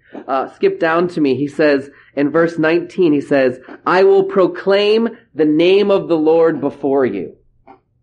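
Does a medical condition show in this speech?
No.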